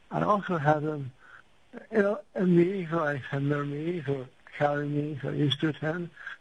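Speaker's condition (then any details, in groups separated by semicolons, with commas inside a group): Parkinson's; voice affected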